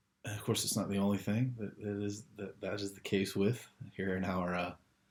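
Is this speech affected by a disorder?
No.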